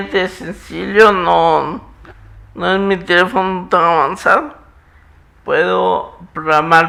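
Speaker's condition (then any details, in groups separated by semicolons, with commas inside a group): Muscular dystrophy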